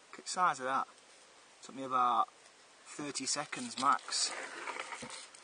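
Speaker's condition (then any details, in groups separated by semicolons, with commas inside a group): No condition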